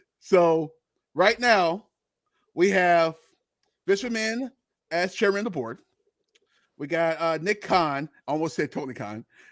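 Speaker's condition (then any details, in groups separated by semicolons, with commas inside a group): No condition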